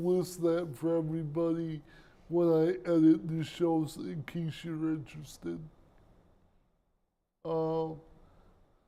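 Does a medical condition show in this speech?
Yes: cerebral palsy; present from birth.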